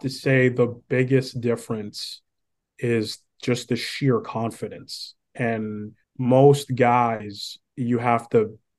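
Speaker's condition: No condition

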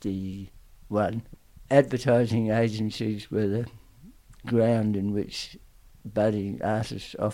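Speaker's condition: Tongue cancer, aggressive; lasting speech and swallowing problems, still present to a certain extent

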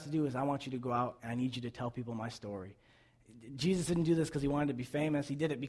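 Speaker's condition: No condition

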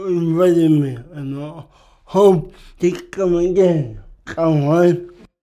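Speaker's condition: Cerebral palsy; used to walk, wheelchair user after leg broke, learning difficulty; speech can be hard sometimes

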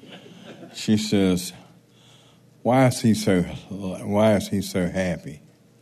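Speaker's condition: Parkinson's

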